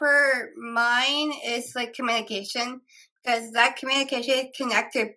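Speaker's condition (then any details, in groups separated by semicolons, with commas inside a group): Down syndrome; three copies of 21st chromosome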